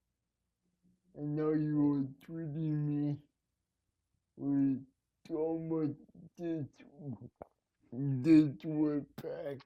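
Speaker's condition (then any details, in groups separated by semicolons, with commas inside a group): Cerebral palsy; needs help at night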